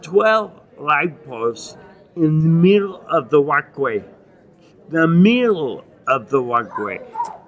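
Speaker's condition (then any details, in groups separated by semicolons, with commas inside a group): Acquired ataxia with dysarthria; Lance-Adams syndrome, contaminated-jacuzzi Legionnaires' pneumonia, 12-day induced coma, brain damage, myoclonus, onset age 39; daily poor balance and hand coordination, told no cure or medication; difficult articulation, speaking feels like elephant on chest, gets winded, bites tongue 2-3 times daily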